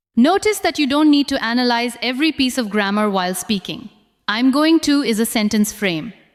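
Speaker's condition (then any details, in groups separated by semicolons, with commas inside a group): No condition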